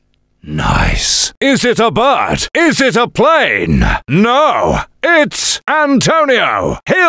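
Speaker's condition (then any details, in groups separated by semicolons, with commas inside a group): No condition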